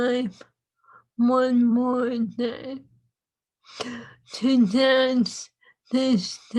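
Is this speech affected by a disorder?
Yes: ALS; swallowing lost.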